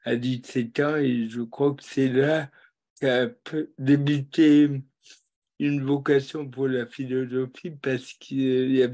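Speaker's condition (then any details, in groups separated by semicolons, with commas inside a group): Cerebral palsy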